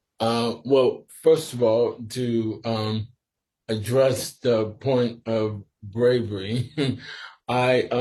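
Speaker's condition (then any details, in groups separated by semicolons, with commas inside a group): Sporadic ALS; must speak slower and carefully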